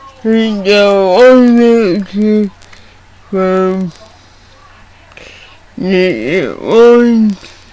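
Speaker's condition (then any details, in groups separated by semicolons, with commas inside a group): Cerebral palsy; neurological disorder, affects hand movements; slurred speech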